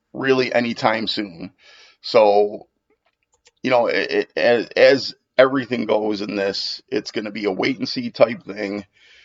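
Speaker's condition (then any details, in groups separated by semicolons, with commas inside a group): No condition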